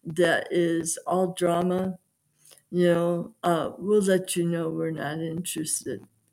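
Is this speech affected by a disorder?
Yes: aphasia; aphasia after stroke at age 52, possibly familial, 3 months rehab, occupational and outpatient therapy; about 20 to 25 years after stroke, must pace self; voice affected, worse when overly tired, former radio voice lost, host says sounds fine.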